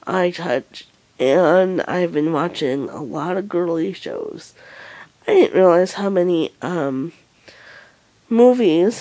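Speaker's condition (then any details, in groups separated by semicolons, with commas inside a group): Cerebral palsy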